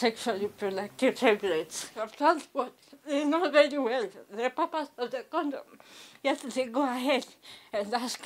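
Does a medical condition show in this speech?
Yes: cerebral palsy; affects movement and muscle coordination; past therapy.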